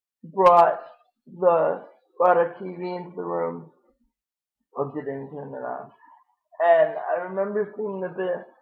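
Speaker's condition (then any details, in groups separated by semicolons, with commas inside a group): Cerebral palsy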